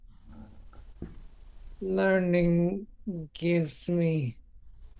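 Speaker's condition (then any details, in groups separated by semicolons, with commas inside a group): Multiple sclerosis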